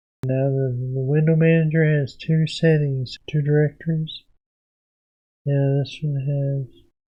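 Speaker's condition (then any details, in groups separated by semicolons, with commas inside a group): Parkinson's disease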